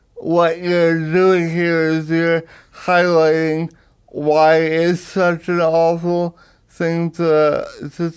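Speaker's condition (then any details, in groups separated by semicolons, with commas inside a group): Cerebral palsy; power wheelchair user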